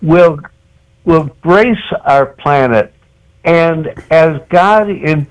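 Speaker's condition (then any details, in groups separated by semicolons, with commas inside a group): Cerebral palsy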